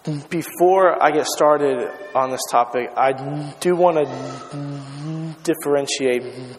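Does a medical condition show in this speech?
Yes: stuttering; lifelong stuttering since starting to talk, about 20 years; stutters while speaking, openly discloses stuttering to audience; fear of words and sounds, awkward when stuttering, faces stuttering daily, taught to disclose; here prolonged sounds, blocks.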